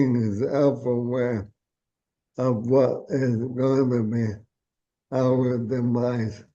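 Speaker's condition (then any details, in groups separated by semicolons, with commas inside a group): ALS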